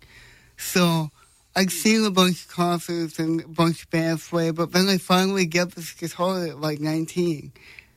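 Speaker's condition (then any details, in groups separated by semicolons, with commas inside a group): Cerebral palsy; congenital, paralyzed left hand, 10 corrective left foot surgeries, 9 screws, steel plate in foot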